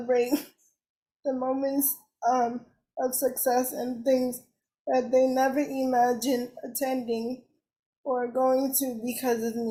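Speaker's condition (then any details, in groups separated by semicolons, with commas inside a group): Cerebral palsy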